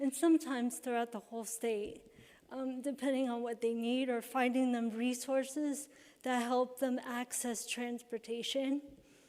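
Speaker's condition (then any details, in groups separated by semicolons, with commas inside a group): Cerebral palsy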